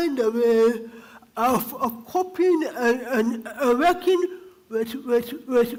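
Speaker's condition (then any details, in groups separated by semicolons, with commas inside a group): Cerebral palsy; diagnosed by brain scan; diagnosed at age 1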